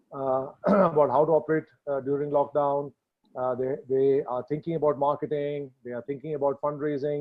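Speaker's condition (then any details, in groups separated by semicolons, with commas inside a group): No condition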